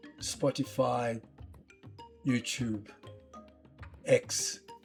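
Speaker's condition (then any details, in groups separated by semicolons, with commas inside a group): No condition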